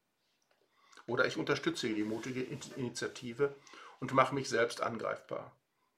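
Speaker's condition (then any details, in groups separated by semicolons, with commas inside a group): No condition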